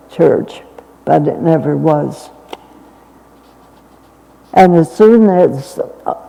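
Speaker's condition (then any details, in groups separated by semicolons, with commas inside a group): Essential tremor; more than half of life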